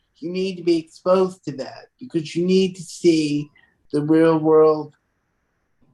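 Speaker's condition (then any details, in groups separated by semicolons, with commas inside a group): Cerebral palsy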